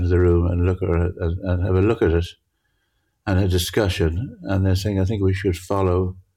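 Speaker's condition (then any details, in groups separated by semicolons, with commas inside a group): Parkinson's; grouped objects merge together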